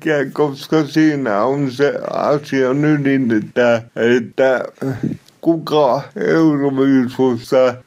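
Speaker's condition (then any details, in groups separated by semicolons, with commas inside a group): Cerebral palsy; somewhat unclear, self-described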